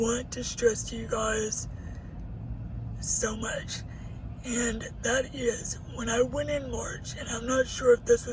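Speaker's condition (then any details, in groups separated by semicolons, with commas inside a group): Cerebral palsy; uses a wheelchair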